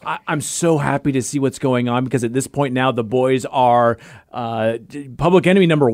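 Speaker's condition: No condition

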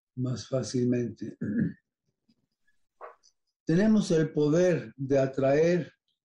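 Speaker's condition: Parkinson's disease; fairly controlled

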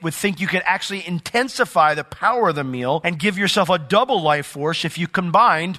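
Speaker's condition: No condition

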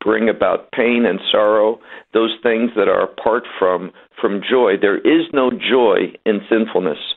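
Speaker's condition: No condition

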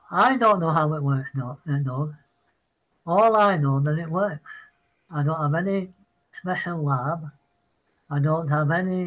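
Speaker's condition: Parkinson's; citing Parkinson's

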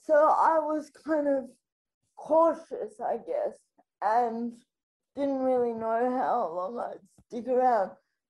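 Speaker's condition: Spastic quadriplegic cerebral palsy

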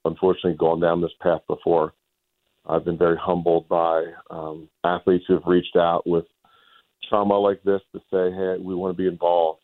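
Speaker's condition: No condition

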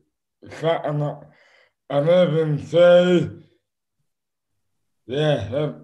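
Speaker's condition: Dystonia; affects speech and hands

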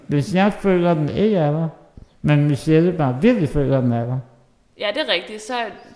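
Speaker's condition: Muscular dystrophy (muskelsvind); hereditary

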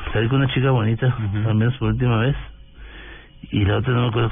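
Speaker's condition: Parkinson's disease; past stooped posture, marked loss of physical strength; under care of leading Colombian Parkinson's neurologist, running and tennis exercise prescribed; voice sometimes trembles, sometimes not understood at all

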